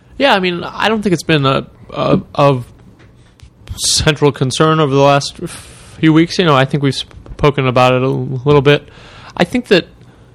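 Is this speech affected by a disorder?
Yes: stuttering; adult stuttering since childhood, now age 26; finds this stuttering podcast setting more comfortable for speaking; here prolonged sounds.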